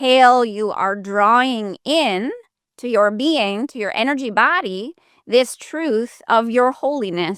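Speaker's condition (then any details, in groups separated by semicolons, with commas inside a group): No condition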